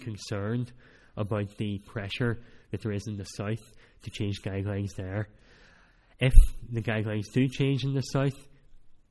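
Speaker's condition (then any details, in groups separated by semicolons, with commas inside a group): Cleft palate; speech not that clear at times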